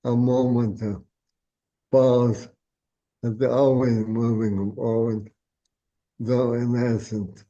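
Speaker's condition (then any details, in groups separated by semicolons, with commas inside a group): ALS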